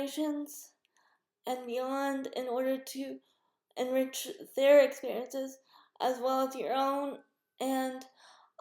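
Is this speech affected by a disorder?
Yes: cerebral palsy.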